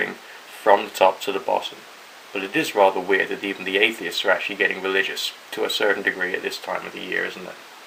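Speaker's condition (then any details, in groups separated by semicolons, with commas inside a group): No condition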